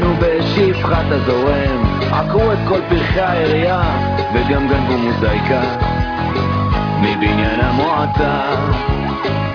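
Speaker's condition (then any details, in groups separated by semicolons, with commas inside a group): No condition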